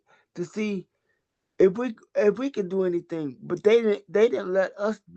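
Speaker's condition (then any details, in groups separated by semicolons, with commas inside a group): Cerebral palsy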